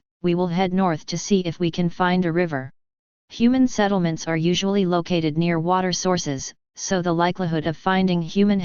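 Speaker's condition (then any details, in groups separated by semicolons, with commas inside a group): No condition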